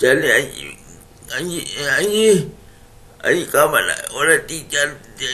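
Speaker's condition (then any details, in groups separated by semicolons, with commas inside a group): Cerebral palsy; uses wheelchair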